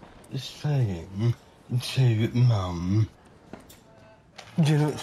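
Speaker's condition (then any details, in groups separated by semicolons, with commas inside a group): Down syndrome; three copies of chromosome 21, from birth; told when very young would never read or speak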